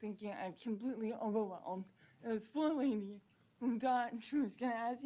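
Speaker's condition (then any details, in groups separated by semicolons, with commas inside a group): Cerebral palsy; present from birth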